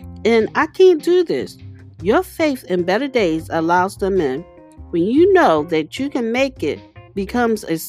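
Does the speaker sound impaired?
No.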